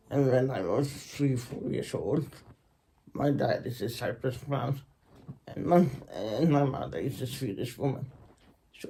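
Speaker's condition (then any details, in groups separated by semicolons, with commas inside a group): Secondary intracranial hypertension; progressive, long misdiagnosed as cerebral palsy; diagnosis revised about 5-6 years ago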